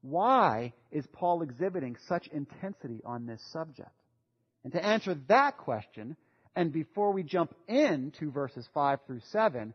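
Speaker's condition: No condition

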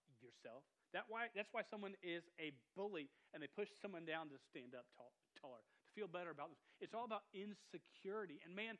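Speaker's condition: Stuttering; stutter noticed by listeners after speaking in big church, regular youth group unaware of it; repeated sounds

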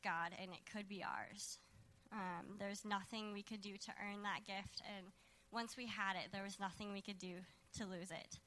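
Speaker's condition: Cleft lip and palate

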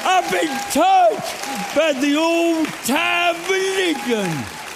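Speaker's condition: Cerebral palsy; speech impediment

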